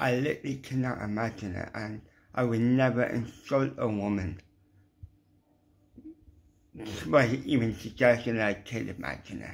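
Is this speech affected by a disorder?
Yes: cerebral palsy; mild, ataxic type.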